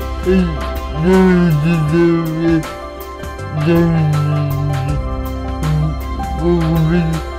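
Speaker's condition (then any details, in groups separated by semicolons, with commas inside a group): Cerebral palsy; severe disability; speech impairment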